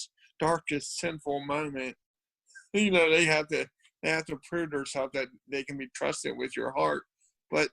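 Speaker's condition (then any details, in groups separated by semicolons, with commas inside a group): Cerebral palsy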